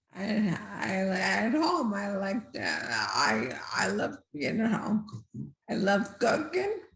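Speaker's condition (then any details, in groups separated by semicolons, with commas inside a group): Multiple system atrophy; cannot walk on land, uses scooter, water therapy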